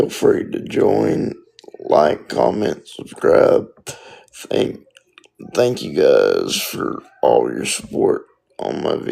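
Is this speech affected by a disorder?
Yes: spastic quadriplegic cerebral palsy.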